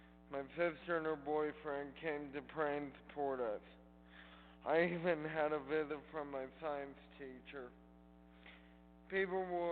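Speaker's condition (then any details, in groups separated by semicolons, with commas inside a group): Cerebral palsy; from birth, mostly legs, selective dorsal rhizotomy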